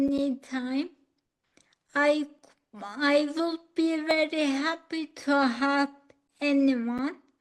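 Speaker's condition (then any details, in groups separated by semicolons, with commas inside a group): Acquired ataxia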